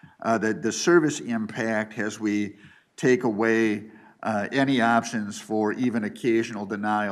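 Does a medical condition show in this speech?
No.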